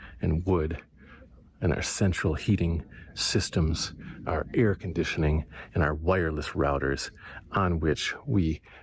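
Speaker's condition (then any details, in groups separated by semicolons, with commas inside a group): No condition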